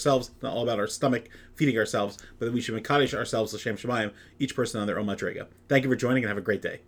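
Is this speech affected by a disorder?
No.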